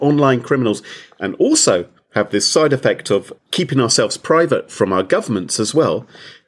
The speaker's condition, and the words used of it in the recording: None; typical speech.